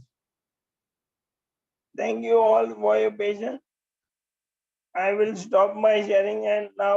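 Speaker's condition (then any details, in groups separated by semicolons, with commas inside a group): Motor neurone disease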